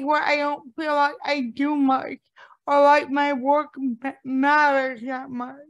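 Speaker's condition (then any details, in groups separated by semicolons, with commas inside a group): Cerebral palsy; cerebral palsy from lack of oxygen at birth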